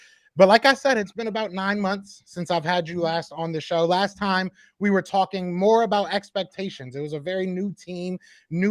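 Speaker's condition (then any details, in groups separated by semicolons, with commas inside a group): No condition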